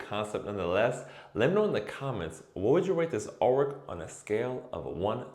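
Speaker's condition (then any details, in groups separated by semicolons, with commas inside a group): No condition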